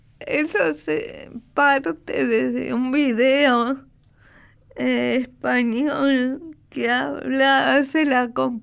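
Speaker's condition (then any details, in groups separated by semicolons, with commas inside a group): Cerebral palsy; from birth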